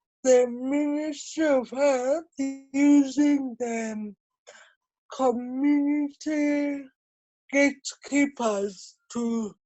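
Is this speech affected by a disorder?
Yes: cerebral palsy.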